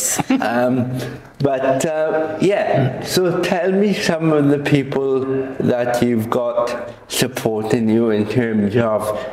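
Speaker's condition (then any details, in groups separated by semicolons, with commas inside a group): Cerebral palsy; quadriplegic form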